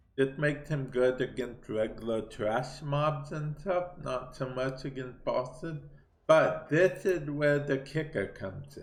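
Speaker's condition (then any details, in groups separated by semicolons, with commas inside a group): Cerebral palsy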